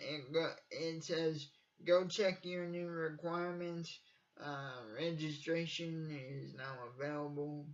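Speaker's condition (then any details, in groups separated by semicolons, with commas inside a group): Cerebral palsy; from birth, uses wheelchair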